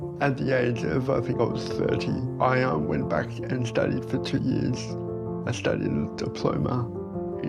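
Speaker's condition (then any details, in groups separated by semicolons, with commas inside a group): Cerebral palsy; birth brain damage, two months premature; diagnosed at about 12 months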